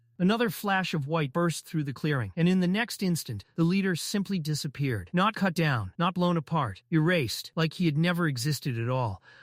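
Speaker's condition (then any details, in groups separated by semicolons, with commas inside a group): No condition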